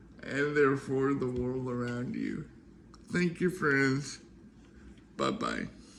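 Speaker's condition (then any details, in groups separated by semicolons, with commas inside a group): Cerebral palsy; speaks slower at times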